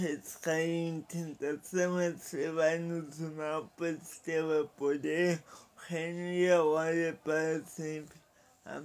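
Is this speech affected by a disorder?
Yes: paralysis.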